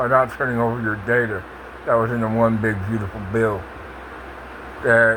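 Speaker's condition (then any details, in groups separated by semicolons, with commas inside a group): Parkinson's; speech impediment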